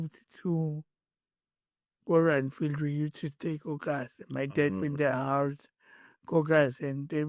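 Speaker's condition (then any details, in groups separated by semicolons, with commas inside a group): Cerebral palsy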